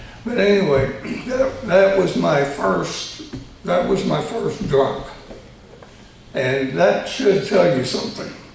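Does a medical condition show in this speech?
Yes: tongue cancer surgery; both sides of tongue.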